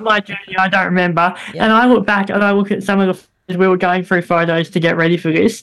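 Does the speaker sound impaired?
Yes: bilateral cleft lip and palate; congenital, first operation at three months, many childhood operations, hip-to-mouth bone graft, throat operation, low motor skills; speech therapy in childhood and after operations into high school, once squeaky, very airy, nasal, much improved.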